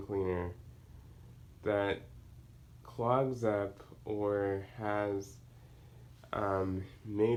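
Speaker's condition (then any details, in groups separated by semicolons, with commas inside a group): Cerebral palsy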